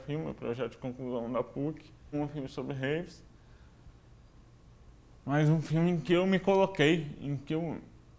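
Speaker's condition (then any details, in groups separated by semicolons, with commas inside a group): Cerebral palsy; affects motor coordination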